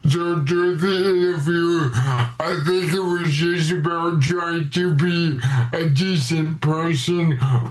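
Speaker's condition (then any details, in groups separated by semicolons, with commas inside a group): Cerebral palsy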